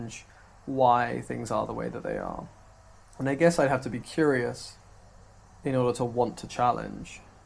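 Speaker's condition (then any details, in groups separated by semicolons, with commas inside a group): No condition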